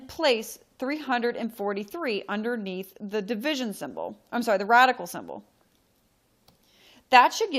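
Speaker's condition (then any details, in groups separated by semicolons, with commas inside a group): No condition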